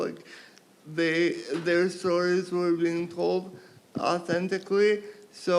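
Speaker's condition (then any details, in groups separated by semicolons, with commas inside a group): Cerebral palsy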